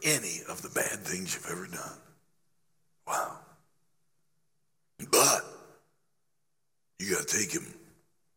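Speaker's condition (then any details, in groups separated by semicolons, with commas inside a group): Laryngeal cancer after radiation, growth on voice box treated with radiation and chemotherapy; apologizes for listener discomfort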